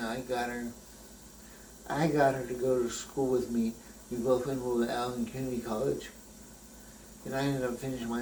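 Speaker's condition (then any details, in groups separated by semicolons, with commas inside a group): Brain injury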